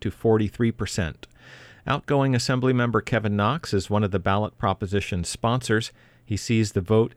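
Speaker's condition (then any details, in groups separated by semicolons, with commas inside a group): No condition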